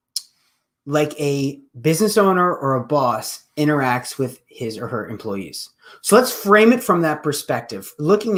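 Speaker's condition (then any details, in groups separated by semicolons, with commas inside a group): No condition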